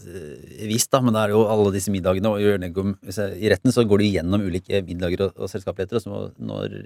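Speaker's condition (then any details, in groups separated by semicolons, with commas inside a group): No condition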